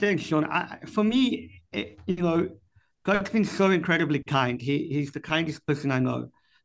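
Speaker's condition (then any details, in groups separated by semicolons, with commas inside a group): Cleft palate; speech impediment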